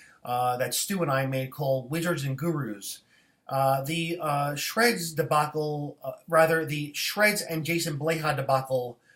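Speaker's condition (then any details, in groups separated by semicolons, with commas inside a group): No condition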